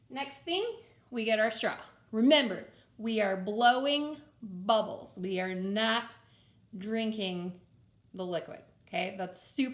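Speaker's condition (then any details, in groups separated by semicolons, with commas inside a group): No condition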